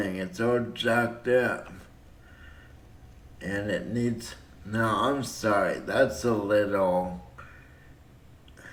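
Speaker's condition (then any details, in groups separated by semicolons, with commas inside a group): Cerebral palsy; breathing fine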